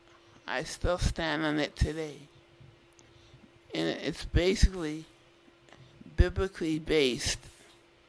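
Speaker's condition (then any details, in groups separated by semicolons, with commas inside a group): Duchenne muscular dystrophy; diagnosed around age 12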